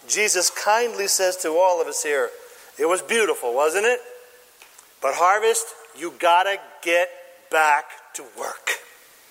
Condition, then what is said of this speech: No condition.